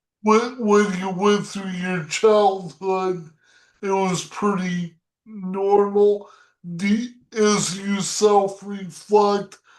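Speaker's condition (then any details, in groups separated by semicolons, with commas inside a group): Cerebral palsy; present from birth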